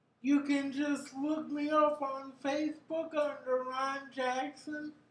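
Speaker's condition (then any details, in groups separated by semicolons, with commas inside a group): Cerebral palsy; brain injury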